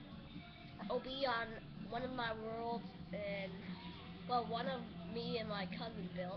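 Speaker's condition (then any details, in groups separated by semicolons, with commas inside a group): No condition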